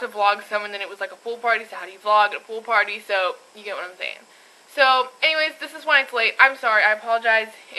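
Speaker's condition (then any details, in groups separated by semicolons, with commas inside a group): No condition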